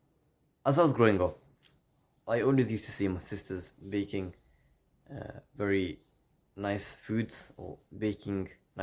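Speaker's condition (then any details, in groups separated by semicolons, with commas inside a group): No condition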